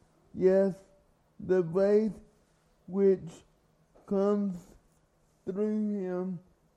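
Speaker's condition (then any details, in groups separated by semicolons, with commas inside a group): Cerebral palsy; from birth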